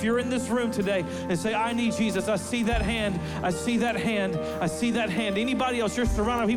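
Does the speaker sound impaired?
No.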